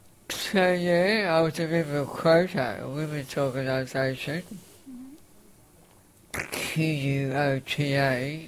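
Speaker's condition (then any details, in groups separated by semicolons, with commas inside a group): Facioscapulohumeral muscular dystrophy, facioscapulohumeral (FSHD); diagnosed about age 10, named facioscapulohumeral form in late 20s, early prognosis life to 14-19; uses respirator; respirator pump wheezing audible in recording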